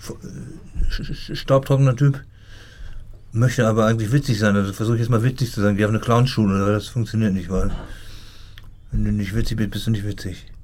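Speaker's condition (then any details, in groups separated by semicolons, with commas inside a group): Parkinson's disease; impaired fine motor skills, unusual posture, 90 percent disability, gets attacks, daily tasks take longer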